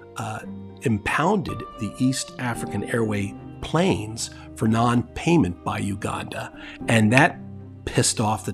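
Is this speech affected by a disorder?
No.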